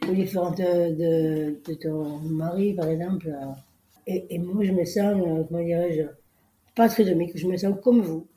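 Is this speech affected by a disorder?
Yes: Down syndrome; congenital.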